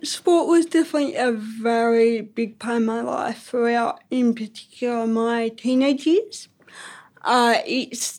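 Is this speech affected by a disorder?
Yes: ataxic cerebral palsy; impaired coordination.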